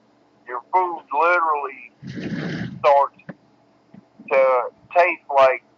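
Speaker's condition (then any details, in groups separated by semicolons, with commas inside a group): Cerebral palsy; bedbound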